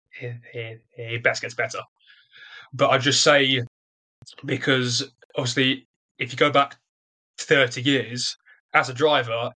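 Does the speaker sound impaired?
Yes: stutter; developmental, onset early childhood, lifelong, more severe during trial, barely able to speak first six months in prison; stutters during this interview; ignores disfluencies and keeps talking, media presence trained as main focus; here repeated sounds.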